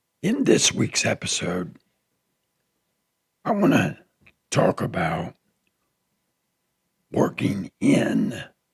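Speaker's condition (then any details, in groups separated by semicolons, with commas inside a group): Throat cancer; tracheostomy tube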